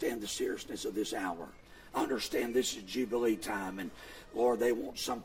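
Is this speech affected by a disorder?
Yes: vocal fold paralysis, bilateral; speaks with false vocal folds; Kermit-the-Frog-like.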